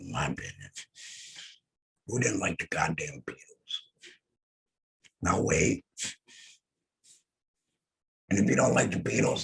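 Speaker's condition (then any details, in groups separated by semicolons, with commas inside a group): Head and neck cancer; laryngectomy; voice lost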